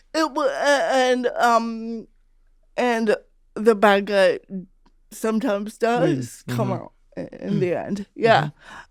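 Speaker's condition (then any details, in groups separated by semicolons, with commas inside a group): Cerebral palsy; speech sounds unusual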